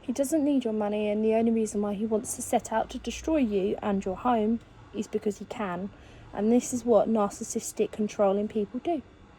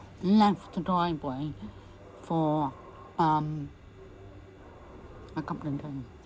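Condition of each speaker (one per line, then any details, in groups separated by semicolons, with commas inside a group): No condition
MND; 33 years since onset, lungs checked; voice may be difficult to understand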